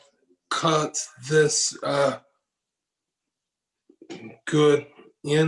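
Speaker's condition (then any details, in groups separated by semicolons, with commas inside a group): Traumatic brain injury; nine years since injury, speech improved; apraxia and aphasia, cannot get words out, cannot read or write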